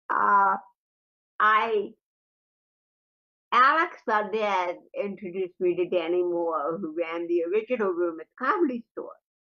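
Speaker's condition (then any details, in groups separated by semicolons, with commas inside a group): Cerebral palsy; deaf, neck surgery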